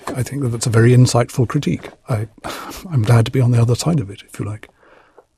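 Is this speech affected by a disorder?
No.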